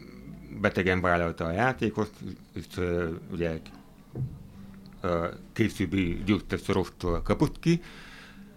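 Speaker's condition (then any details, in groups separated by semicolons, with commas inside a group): Hard of hearing; hearing aid use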